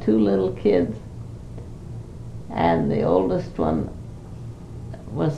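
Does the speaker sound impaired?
Yes: Parkinson's; Parkinson's for 5 years.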